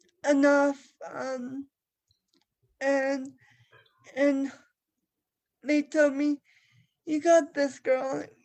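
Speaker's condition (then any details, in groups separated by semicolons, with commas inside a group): Cerebral palsy; present from birth, wheelchair user; trunk control difficulty, ongoing physical therapy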